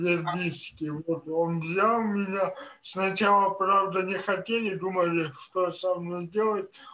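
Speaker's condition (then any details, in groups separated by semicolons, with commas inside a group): Cerebral palsy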